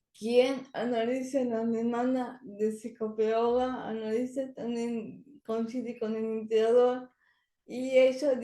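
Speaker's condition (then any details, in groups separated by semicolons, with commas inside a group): Cerebral palsy; speech not very good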